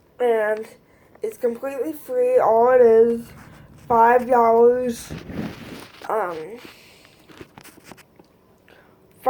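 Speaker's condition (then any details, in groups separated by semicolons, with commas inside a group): Cerebral palsy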